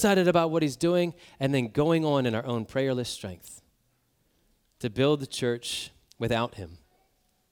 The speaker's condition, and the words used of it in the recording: No condition.